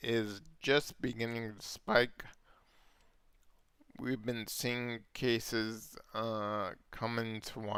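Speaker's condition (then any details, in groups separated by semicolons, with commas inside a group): Multiple sclerosis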